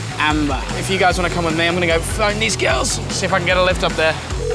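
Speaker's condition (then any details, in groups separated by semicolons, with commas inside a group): No condition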